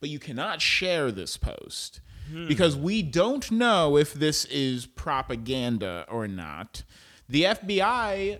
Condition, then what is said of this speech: None; typical speech.